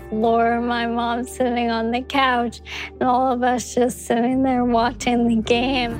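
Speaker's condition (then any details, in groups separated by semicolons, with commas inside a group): ALS; progressive degenerative muscle disease, leg symptom onset, diagnosed at 29 by Dr. Neil Schneider, Columbia; speech affected by ALS, noticeable on podcasts and shows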